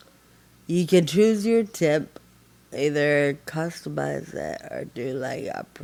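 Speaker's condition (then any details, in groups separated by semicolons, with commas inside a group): Friedreich ataxia, severe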